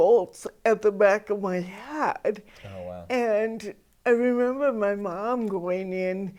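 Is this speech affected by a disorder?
Yes: cerebral palsy; atypical speech.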